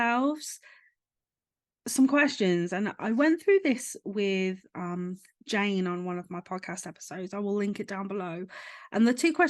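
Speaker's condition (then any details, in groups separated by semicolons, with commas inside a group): No condition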